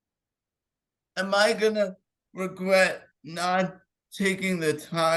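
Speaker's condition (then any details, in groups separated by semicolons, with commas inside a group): Cerebral palsy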